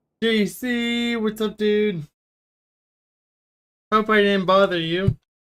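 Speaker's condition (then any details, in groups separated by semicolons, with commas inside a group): Cerebral palsy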